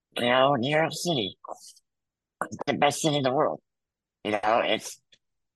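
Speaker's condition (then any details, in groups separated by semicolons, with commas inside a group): Muscular dystrophy; congenital, wheelchair user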